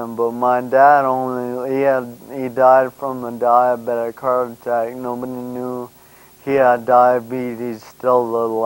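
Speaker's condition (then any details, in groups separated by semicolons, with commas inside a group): Brain injury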